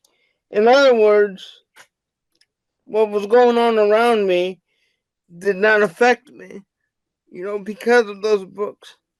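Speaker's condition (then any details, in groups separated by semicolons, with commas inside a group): Cerebral palsy; wheelchair user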